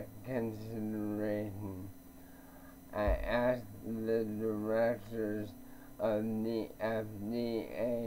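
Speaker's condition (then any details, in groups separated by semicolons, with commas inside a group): ALS; bulbar onset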